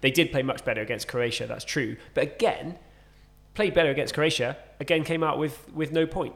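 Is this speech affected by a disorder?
No.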